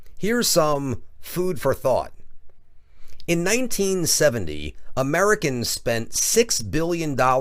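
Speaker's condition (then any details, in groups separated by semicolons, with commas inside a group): No condition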